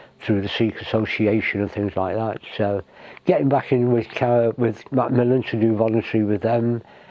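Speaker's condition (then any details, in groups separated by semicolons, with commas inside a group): Mouth cancer surgery; began as cheek ulcer, surgery with skin grafts, one saliva gland; stage T3, radiotherapy, chemotherapy, on medication; mouth dries when talking, tongue and lip swelling affect speech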